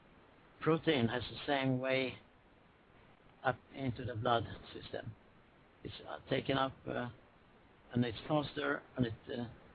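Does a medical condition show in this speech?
Yes: Parkinson's disease; Parkinson's 21 years, levodopa, anti-reaction medicine from year 15 halved intake, Lars-Erik Unestål mental training; about 1,100 mg daily, self-adjusted, down ~10% over 6 years, tremor early in interview, breathing calms.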